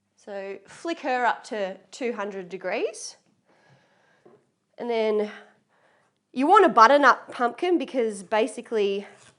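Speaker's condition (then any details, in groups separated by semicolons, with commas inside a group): No condition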